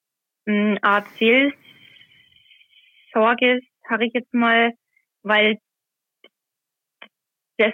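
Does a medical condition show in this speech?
Yes: stuttering; covert stuttering, first consciously noticed around age 10, hidden until age 21; no longer hiding stuttering, regularly reads Gospel and Epistle aloud in church as lector; reading aloud not stutter-free, anticipates hard words, formerly hid stutter with filler words and word swapping; here blocks.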